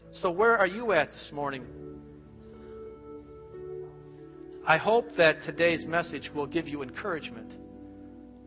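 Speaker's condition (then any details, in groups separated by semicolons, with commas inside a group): No condition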